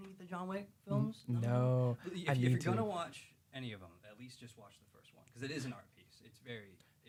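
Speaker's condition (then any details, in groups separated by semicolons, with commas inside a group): No condition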